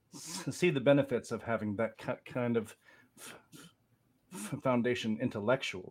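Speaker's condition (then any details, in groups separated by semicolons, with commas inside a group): Stutter; tried pitch-shifted delayed auditory feedback device for choral speech, not really effective, picks up ambient sound; stutter heard as turbulence in voice, partly worsened by nerves; repeated sounds, blocks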